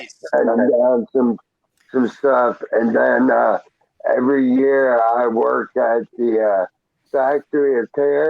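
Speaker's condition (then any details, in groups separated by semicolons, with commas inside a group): Traumatic brain injury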